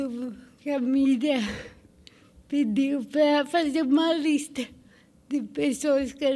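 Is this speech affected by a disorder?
Yes: cerebral palsy; from birth, medical negligence.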